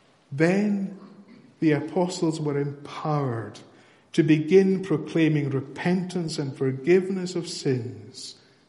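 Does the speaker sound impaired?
No.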